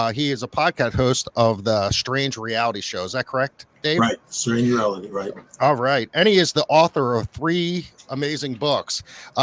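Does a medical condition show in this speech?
No.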